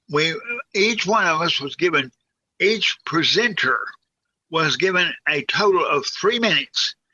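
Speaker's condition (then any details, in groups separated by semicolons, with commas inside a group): Cerebral palsy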